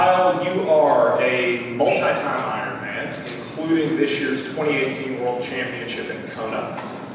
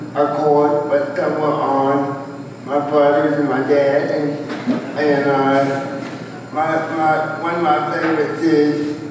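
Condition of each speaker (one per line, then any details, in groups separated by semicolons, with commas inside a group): No condition
Cerebral palsy; spastic quadriplegic, all four limbs, wheelchair, past surgeries; voice not always strong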